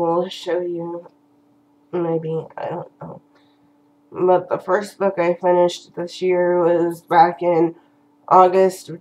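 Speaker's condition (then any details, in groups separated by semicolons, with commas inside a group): Cerebral palsy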